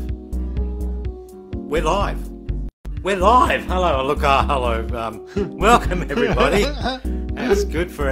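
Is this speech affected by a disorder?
No.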